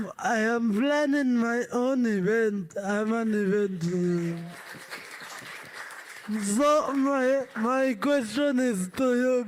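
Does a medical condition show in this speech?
Yes: cerebral palsy.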